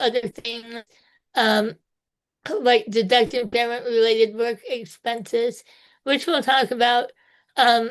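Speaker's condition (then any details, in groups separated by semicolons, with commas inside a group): Spinal muscular atrophy type two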